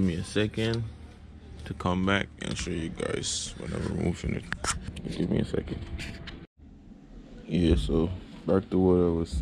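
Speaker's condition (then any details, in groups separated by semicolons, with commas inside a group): No condition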